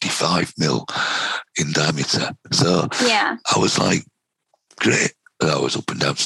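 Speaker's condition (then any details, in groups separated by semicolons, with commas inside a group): Vocal cord cancer, head and neck cancer, right vocal cord; right vocal cord carcinoma, stage three, 50 mm tumour, onset about 51, debulked not excised, chemoradiotherapy; three years out of treatment, no recurrence; normal voice kept, earlier voice croaky, weak, vanishing, breathing restricted, night choking, difficult intubation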